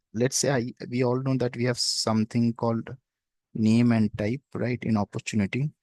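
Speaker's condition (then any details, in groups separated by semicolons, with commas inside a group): No condition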